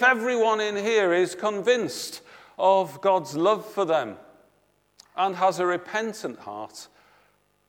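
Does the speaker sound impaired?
No.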